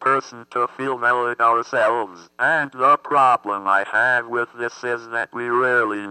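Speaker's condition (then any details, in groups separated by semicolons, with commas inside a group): Athetoid cerebral palsy; communication box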